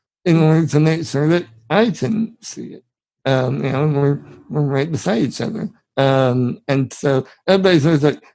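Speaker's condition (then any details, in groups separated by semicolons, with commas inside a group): Spinal muscular atrophy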